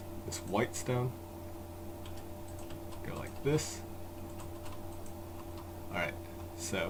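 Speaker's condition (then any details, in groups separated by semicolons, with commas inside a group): No condition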